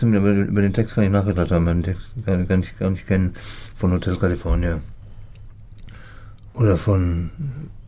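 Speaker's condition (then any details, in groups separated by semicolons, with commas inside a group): Parkinson's disease; brainstem and movement affected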